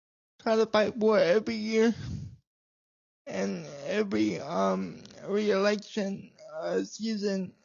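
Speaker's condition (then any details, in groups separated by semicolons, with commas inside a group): Cerebral palsy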